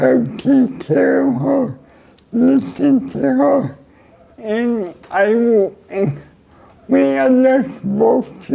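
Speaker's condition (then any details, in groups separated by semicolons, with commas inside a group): Cerebral palsy; neck surgery went badly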